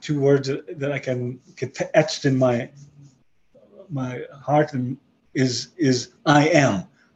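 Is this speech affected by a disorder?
Yes: aphasia after stroke; aphasia caused by stroke; struggles to carry a conversation on interesting subject matter.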